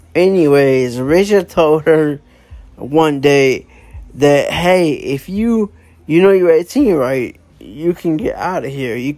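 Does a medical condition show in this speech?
Yes: cerebral palsy; able to walk, able to talk.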